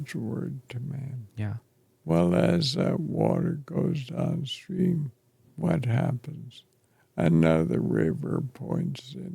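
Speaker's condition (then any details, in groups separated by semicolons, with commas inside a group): ALS; affects chest and throat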